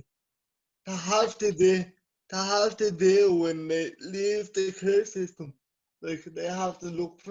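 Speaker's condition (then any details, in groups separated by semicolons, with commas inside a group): Cerebral palsy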